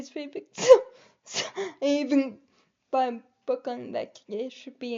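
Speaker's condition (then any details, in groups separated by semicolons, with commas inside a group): Cerebral palsy; able to articulate and speak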